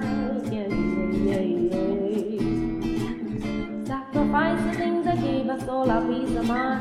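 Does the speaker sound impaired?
No.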